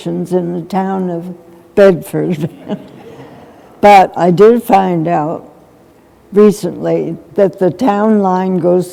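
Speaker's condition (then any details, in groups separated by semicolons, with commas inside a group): Essential tremor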